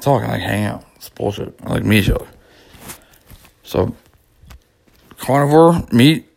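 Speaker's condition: No condition

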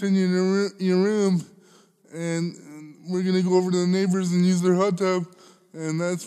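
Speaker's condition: Cerebral palsy; smokes a lot of cannabis

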